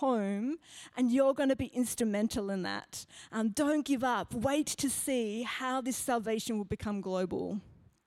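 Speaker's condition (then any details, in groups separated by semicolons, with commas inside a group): No condition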